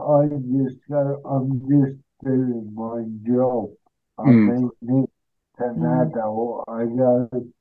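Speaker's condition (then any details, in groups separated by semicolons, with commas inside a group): Cerebral palsy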